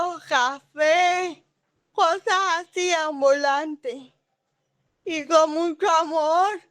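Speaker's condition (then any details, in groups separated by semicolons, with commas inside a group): Cerebral palsy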